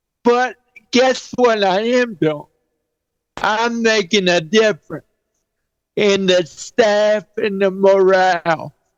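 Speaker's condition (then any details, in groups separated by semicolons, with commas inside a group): Cerebral palsy; present since birth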